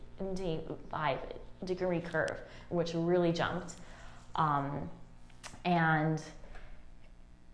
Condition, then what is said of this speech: Stuttering. And also a PSA, I'm a person who stutters, so that will most likely come out.